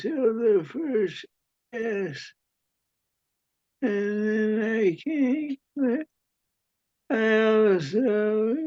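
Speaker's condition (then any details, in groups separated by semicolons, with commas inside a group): Parkinson's disease; deep brain stimulation implant; about 19 years since diagnosis, DBS 5 years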